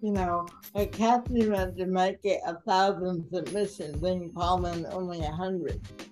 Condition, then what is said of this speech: Cerebral palsy. I've been mistaken for being intoxicated. I've been mistaken for having an intellectual disability.